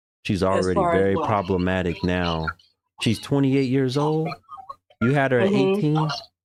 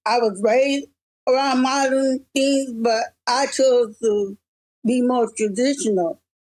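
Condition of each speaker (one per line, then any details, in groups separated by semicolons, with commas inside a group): No condition
Cerebral palsy; present from birth; progressed considerably, mini stroke at 39 caused damage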